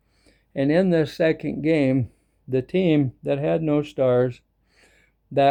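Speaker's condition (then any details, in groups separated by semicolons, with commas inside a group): No condition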